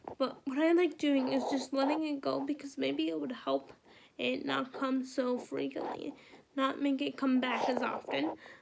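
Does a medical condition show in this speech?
Yes: cerebral palsy; sometimes stutters, forgets words, used breathing device.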